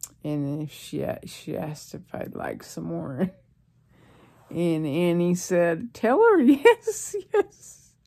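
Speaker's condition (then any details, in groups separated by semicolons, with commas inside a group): ALS; receiving hospice care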